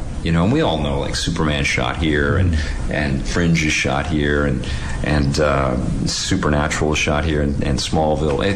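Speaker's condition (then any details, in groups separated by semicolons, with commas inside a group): No condition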